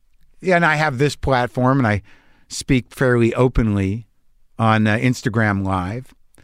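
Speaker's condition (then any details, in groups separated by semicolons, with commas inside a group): No condition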